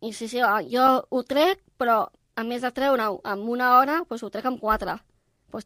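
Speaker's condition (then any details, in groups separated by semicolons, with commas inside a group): Down syndrome; can do all tasks others do but more slowly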